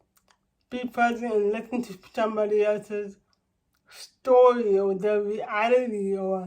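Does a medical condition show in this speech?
Yes: cerebral palsy.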